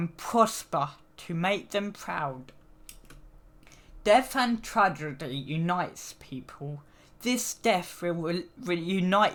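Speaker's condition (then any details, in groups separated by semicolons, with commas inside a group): Cerebral palsy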